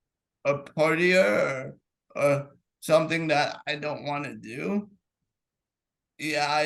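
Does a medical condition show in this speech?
Yes: cerebral palsy.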